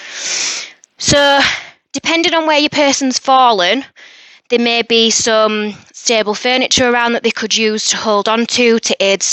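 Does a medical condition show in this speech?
No.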